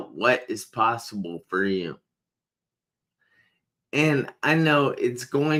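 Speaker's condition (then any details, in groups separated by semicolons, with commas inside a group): Traumatic brain injury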